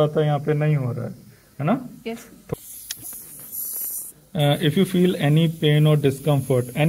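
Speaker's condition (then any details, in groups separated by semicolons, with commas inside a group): No condition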